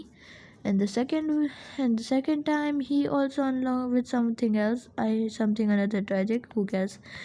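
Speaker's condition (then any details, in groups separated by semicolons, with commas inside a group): No condition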